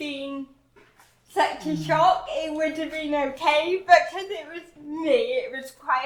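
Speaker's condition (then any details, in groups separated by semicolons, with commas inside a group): Cerebral palsy; talks differently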